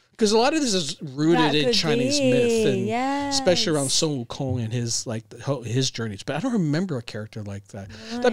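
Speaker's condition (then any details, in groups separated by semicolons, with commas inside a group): No condition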